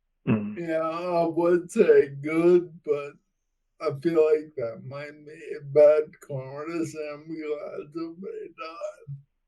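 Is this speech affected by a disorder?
Yes: Friedreich's ataxia.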